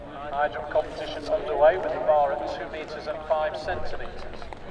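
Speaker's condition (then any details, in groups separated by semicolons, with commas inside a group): No condition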